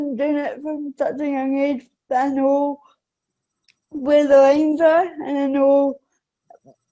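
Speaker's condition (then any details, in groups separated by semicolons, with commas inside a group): Cerebral palsy; affects balance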